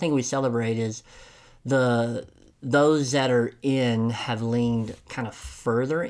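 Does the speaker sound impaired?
Yes: cleft lip and palate; congenital.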